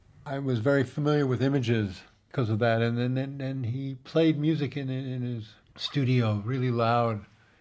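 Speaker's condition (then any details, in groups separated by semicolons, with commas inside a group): Parkinson's disease; tremor-predominant, diagnosed some time ago, deep brain stimulation surgery, brain electrodes with battery pack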